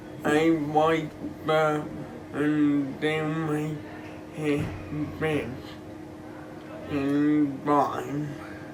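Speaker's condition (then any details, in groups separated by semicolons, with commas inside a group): Cerebral palsy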